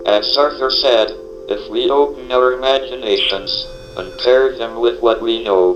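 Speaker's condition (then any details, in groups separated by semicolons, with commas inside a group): ALS, speech-generating device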